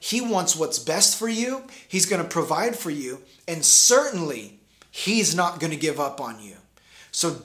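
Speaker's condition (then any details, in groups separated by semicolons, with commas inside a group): No condition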